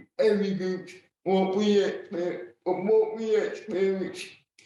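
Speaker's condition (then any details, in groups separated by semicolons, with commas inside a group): Cerebral palsy, spastic and dyskinetic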